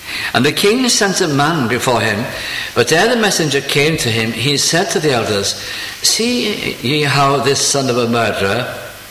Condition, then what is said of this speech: No condition.